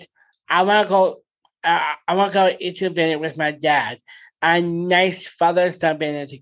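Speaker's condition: Down syndrome; present from birth

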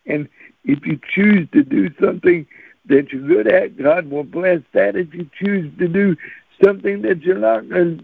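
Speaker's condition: Cerebral palsy; since birth

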